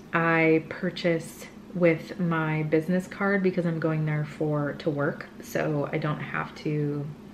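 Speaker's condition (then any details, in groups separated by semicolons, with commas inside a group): No condition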